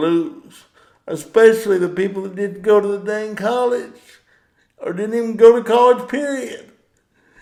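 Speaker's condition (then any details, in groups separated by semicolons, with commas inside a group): Cerebral palsy; power wheelchair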